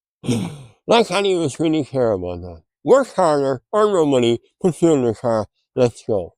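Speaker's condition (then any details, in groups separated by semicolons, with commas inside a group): Mouth cancer surgery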